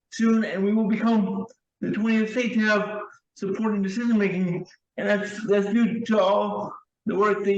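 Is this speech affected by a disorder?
Yes: cerebral palsy; wheelchair user.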